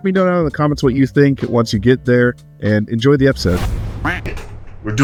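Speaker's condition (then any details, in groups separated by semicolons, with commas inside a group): No condition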